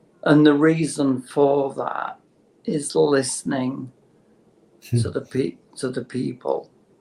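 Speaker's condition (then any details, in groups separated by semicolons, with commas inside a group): Motor neurone disease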